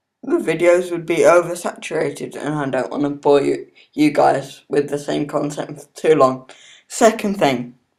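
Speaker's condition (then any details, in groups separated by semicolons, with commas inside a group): Cerebral palsy; not fully independent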